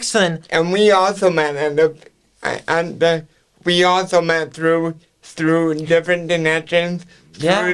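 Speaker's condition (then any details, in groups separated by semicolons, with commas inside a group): Cerebral palsy; all four limbs affected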